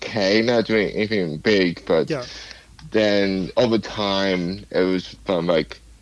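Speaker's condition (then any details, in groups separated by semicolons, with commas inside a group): Cerebral palsy; cerebral palsy from birth, lifelong, affects speech and physical abilities; adult, past speech therapy, rock band video game from mother used alongside; hard for others to understand at first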